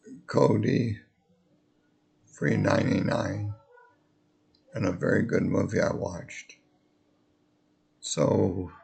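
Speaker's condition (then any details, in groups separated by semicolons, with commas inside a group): Multiple sclerosis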